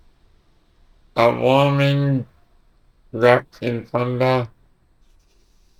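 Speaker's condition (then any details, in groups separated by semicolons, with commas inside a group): Duchenne muscular dystrophy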